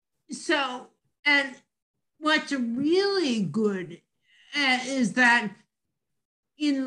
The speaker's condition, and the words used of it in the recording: Dysarthria. Terms of my speech, like I said, I'm dysarthric, but I'm so much better than I used to be.